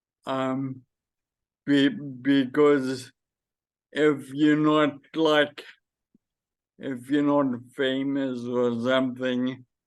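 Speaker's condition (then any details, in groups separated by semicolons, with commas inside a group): Friedreich's ataxia; spasticity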